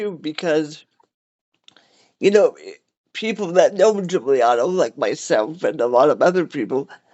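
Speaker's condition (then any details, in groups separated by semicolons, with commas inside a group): Cerebral palsy; cerebral palsy, wheelchair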